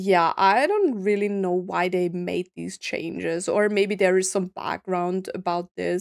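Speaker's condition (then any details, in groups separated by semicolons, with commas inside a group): No condition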